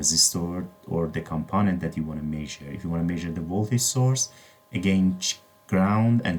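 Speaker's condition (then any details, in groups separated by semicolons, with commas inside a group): No condition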